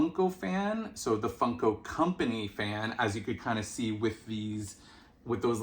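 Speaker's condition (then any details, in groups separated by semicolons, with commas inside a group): No condition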